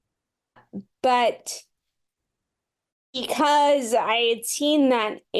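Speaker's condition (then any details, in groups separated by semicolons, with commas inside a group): Friedreich's ataxia; progressive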